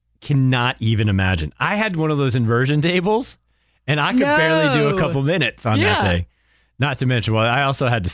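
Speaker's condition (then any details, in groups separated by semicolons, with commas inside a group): No condition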